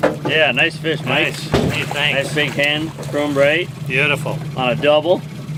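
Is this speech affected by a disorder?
No.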